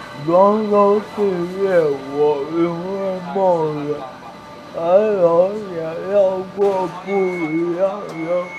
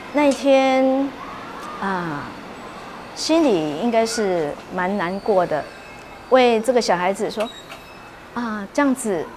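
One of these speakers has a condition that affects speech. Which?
The first: cerebral palsy; multiple disabilities, electric wheelchair, cannot write by hand; speech impairment.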